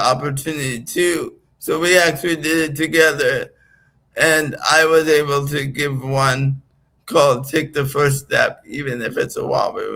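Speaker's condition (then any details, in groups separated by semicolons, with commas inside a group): Right-sided physical disability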